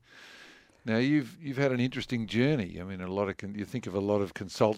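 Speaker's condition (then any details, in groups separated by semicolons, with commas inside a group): No condition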